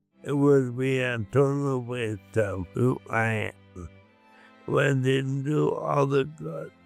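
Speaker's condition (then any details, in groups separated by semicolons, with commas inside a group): Amyotrophic lateral sclerosis; speech progressively harder, tiring, often not understood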